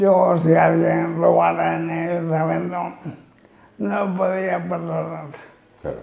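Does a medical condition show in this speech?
Yes: amyotrophic lateral sclerosis (ela).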